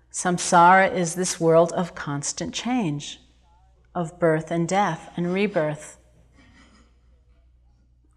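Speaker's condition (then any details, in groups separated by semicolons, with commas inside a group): No condition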